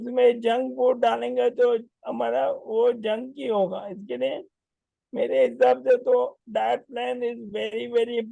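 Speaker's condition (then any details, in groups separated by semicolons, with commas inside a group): Motor neurone disease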